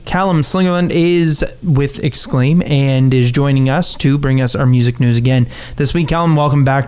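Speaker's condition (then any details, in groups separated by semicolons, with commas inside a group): No condition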